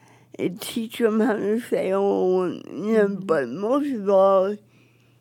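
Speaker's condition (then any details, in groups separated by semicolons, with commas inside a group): Cerebral palsy; speech affected, jokingly called a god-given accent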